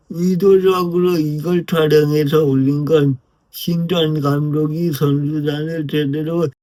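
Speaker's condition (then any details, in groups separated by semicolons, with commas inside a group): Brain lesion disability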